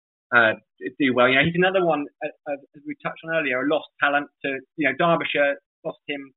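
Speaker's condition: No condition

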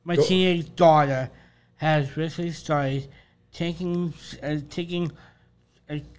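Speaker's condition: Down syndrome; heart defect with two holes

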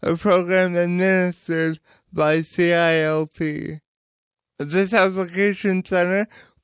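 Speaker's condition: Cerebral palsy; needs daily personal support, help getting up every morning

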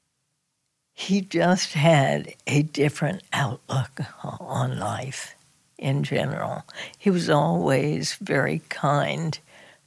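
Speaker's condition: Spasmodic dysphonia; strange

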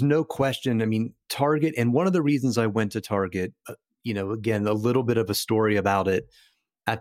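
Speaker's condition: No condition

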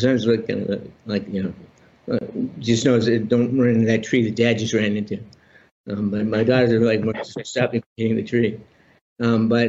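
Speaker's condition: Parkinson's disease; about 30 years since diagnosis

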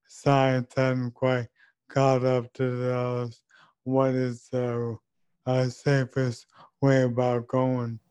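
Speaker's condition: ALS; 2 years since diagnosis

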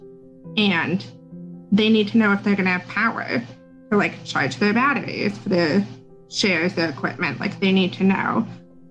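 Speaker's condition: Deafness; reads lips, wears cochlear implants; had speech therapy

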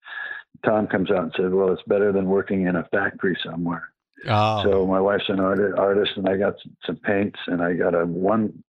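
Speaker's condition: Parkinson's disease

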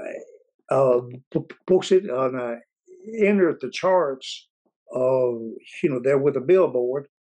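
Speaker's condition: Stutter; stutter since early childhood, severe in first grade, nearly placed in special school; ongoing stutter, frequent fillers, word and phrase repetitions; fluent when singing, sang without stuttering from about age twelve or thirteen; repeated sounds, prolonged sounds

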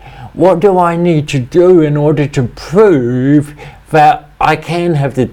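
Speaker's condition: Cerebral palsy; wheelchairs

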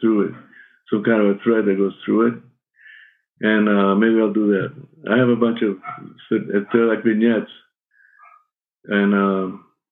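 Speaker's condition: Parkinson's; shaky voice, may stumble on words

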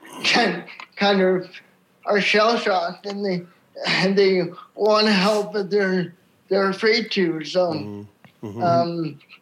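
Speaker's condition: Cerebral palsy; from birth, wheelchair user

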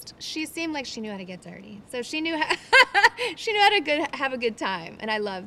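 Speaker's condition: No condition

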